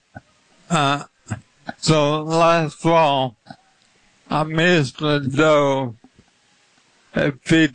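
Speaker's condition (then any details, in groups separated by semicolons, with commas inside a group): ALS; limb-onset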